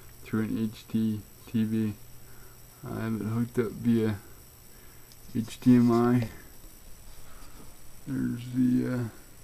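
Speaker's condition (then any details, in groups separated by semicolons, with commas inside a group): Cerebral palsy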